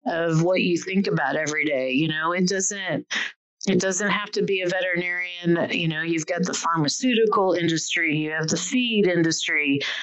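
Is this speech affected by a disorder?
No.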